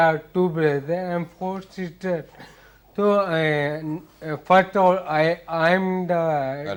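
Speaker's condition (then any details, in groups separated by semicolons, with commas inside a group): Ataxia; speech difficulty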